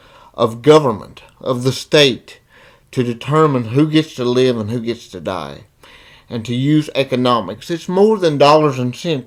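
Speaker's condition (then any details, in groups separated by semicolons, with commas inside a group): Cerebral palsy; reports speaking clearly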